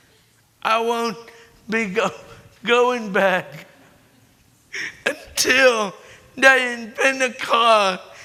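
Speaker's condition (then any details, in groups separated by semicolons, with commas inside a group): Cerebral palsy; born premature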